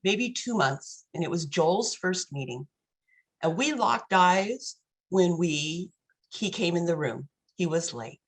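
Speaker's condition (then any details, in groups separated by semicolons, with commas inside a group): No condition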